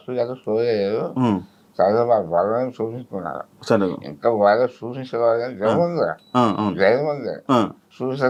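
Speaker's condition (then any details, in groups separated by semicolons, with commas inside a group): Mouth cancer; surgery, part removed; difficulty eating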